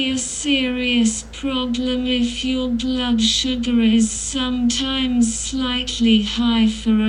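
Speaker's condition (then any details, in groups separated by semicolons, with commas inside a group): Cerebral palsy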